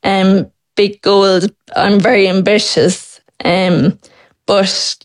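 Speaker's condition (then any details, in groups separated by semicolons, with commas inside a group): Friedreich's ataxia; speech expected to disappear, synthetic voice expected, swallow worsening toward thickeners, breathing may need ventilator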